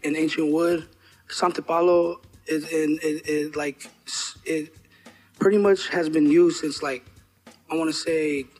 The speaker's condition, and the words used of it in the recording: Stuttering. Like, naturally, I talk with a stutter, bro.